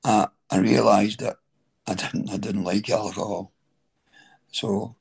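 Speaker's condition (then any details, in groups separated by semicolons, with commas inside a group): Throat cancer treatment effects, stage 4 throat cancer; deep voice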